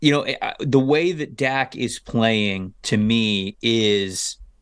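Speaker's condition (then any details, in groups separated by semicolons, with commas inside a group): No condition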